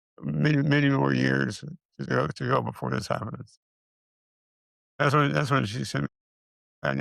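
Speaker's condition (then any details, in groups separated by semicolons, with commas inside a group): Multiple system atrophy; five years since onset, impaired mobility, falls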